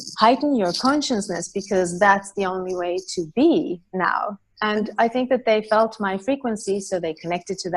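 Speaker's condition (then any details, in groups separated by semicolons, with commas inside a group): No condition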